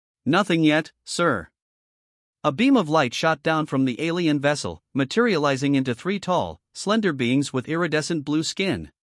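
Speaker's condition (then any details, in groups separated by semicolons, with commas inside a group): No condition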